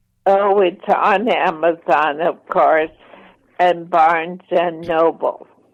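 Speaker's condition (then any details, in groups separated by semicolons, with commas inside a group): ALS, mild; affects hands and fingers; voice slightly impaired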